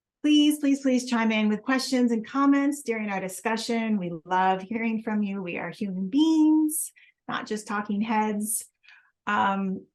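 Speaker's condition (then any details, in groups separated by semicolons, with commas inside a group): No condition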